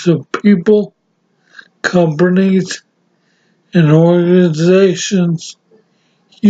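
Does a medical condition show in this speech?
Yes: severe brain injury; severe, ataxia.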